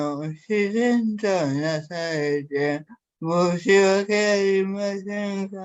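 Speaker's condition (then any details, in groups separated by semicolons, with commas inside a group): Cerebral palsy; severe, uses a wheelchair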